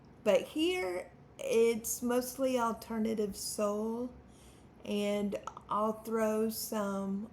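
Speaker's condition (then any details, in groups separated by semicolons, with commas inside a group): Spastic quadriplegic cerebral palsy; voice challenges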